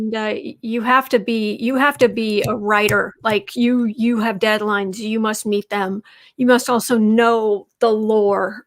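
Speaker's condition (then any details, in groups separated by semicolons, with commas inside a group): No condition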